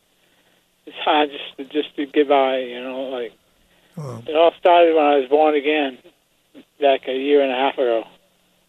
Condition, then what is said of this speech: Parkinson's disease. I've got Parkinson's, so it's hard for me to talk.